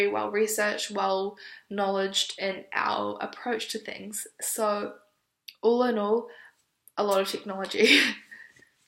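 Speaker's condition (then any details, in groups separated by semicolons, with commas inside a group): No condition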